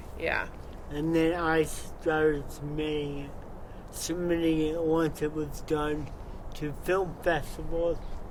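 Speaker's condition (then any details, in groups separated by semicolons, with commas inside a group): Cerebral palsy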